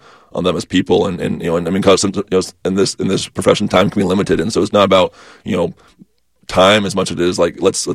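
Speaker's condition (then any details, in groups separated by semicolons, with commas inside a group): Stutter; stutter first noticed in high school, not noticed in childhood; magnified on mission while learning and speaking Spanish; repeated sounds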